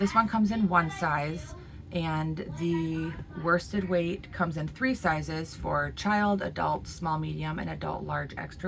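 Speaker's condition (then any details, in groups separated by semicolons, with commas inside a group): No condition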